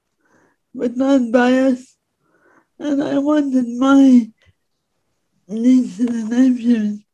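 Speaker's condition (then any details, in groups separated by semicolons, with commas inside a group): Speech impediment; disabled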